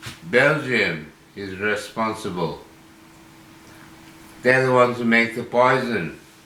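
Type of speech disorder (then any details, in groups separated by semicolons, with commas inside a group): Slurred speech; drug-induced slurred speech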